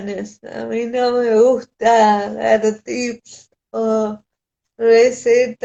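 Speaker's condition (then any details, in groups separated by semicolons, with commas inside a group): Cerebral palsy; respiratory arrest at birth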